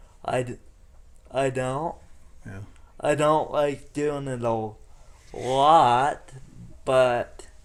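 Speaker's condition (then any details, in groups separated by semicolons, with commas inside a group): Cerebral palsy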